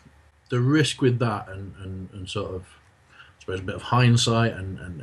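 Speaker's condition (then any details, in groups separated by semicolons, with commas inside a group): No condition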